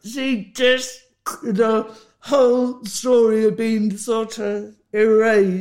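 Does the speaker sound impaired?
Yes: Huntington's disease; inherited from father, carries mutation, learned father's diagnosis at 39, mood symptoms before medication, initially misdiagnosed.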